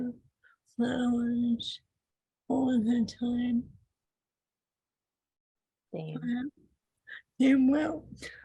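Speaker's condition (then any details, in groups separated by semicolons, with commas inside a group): ALS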